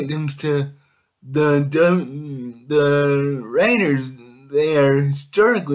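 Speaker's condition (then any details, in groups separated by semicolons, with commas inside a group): Cerebral palsy; able to speak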